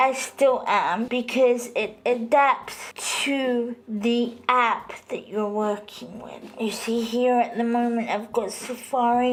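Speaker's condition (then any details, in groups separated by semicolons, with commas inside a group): Cerebral palsy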